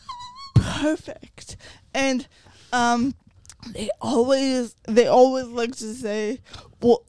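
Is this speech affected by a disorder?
Yes: cerebral palsy.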